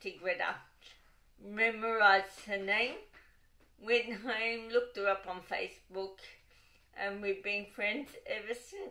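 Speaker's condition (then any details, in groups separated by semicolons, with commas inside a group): Cerebral palsy, dystonic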